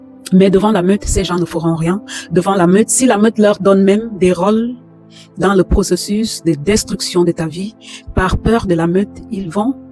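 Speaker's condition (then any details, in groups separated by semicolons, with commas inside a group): No condition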